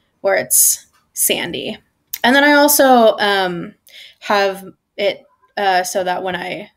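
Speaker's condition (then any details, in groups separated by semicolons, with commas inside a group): No condition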